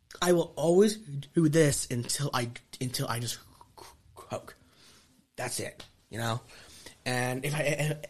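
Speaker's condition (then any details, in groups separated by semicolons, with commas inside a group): Stutter; stutter since childhood, speech therapist in school; still has a stutter; no stuttering when performing in wrestling ring; prolonged sounds, blocks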